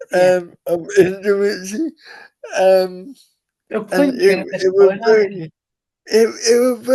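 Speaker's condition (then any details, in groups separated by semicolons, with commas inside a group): Cerebral palsy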